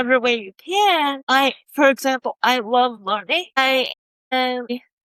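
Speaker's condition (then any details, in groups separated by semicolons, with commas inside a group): Cerebral palsy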